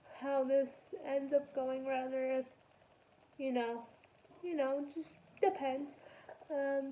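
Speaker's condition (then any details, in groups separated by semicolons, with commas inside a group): Spastic quadriplegic cerebral palsy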